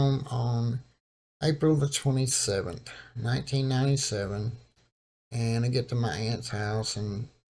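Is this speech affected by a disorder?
Yes: cerebral palsy.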